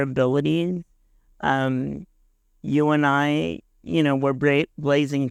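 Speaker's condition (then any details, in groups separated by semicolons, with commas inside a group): Cerebral palsy; altered speaking timing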